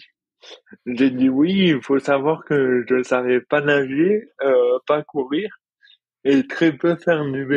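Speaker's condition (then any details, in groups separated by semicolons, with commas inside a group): Dystonia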